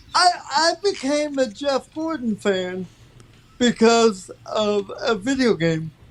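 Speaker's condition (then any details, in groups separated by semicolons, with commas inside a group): Cerebral palsy; from birth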